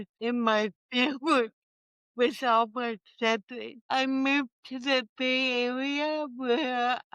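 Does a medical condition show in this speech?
Yes: cerebral palsy.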